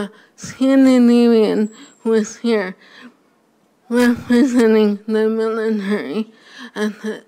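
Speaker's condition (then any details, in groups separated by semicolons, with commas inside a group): Primary lateral sclerosis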